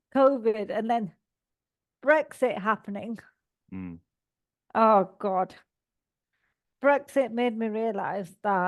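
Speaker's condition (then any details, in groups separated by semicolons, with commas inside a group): Cerebral palsy; all four limbs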